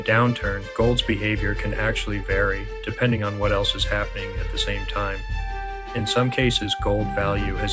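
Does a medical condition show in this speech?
No.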